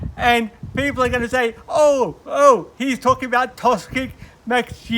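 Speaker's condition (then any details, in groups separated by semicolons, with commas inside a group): Cerebral palsy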